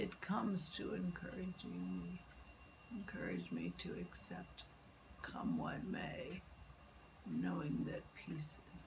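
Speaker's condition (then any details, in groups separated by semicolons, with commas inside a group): Multiple sclerosis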